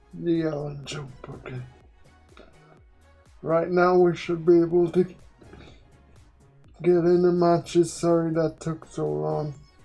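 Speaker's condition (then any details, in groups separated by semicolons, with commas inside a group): Quadriplegic cerebral palsy; uses one hand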